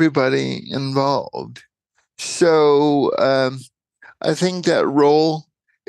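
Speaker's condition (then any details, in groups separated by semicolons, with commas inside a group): Cerebral palsy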